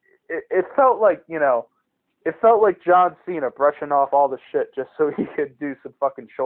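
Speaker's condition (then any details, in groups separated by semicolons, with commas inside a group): No condition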